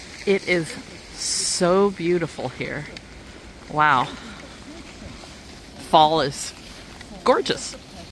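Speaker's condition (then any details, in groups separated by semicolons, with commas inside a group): No condition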